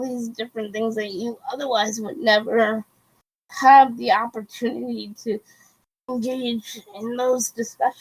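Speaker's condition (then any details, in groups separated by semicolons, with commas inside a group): Cerebral palsy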